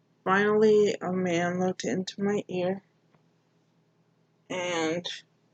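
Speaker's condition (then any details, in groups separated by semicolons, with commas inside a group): Mild cerebral palsy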